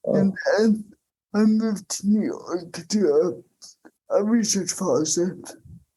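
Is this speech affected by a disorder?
Yes: cerebral palsy.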